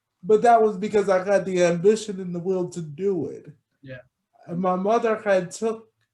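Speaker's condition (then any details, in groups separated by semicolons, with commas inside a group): Cerebral palsy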